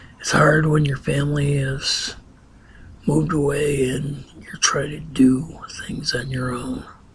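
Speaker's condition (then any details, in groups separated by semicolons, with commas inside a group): Ataxia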